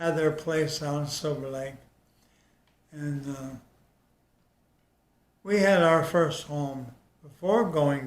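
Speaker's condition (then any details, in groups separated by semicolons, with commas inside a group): ALS; short of breath while talking, needs breaks, voice softens with fatigue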